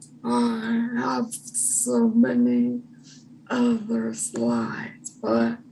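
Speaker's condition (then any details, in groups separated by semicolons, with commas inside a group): Episodic dysarthria, electrical injury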